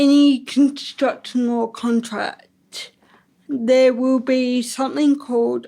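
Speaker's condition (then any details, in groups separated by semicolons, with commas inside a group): Ataxic cerebral palsy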